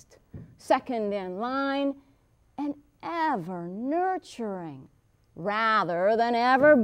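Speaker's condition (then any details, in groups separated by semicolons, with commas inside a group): No condition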